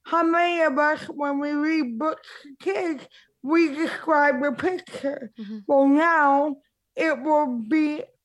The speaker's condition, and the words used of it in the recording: Cerebral palsy. So I learned that once I had somebody's attention, I had to hurry up and say what I wanted to say before they stopped listening.